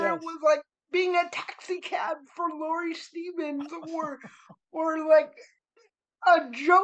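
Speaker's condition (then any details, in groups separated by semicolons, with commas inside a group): Cerebral palsy; spastic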